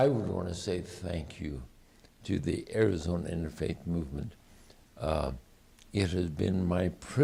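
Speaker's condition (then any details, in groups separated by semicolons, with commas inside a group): ALS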